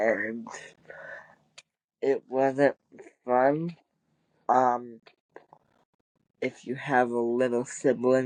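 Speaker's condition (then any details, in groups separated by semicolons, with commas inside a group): Cerebral palsy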